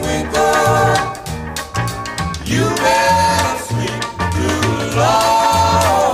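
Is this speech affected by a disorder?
No.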